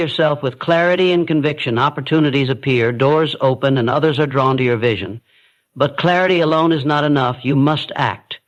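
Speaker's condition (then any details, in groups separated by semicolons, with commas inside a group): No condition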